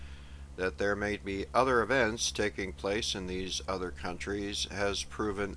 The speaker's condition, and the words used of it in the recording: No condition.